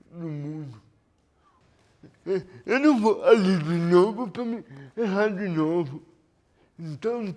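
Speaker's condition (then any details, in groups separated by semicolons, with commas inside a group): Cerebral palsy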